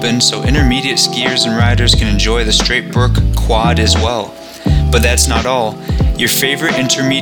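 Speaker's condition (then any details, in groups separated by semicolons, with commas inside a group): No condition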